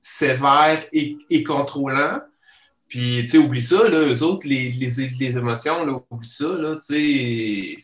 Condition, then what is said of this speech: Stuttering. Ce qui fait que le bégaiement, ben, je le contrôle jusqu'à un certain point.